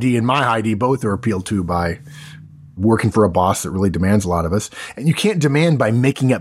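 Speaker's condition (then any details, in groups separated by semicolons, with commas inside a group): No condition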